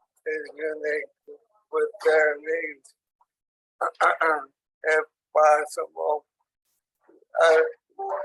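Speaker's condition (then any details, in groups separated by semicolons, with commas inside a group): ALS; onset in hands and arms, tracheostomy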